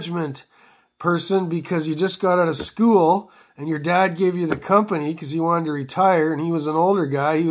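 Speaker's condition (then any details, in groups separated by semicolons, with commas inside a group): No condition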